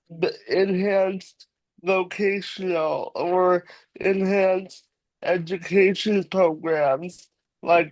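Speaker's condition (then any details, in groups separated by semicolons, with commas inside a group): Cerebral palsy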